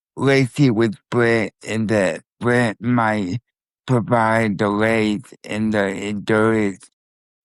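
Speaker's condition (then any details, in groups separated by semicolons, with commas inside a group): Spastic quadriplegic cerebral palsy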